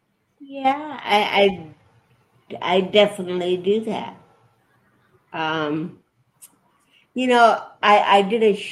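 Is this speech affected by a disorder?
Yes: cerebral palsy; present since at least age 11 or 12, affects body movements.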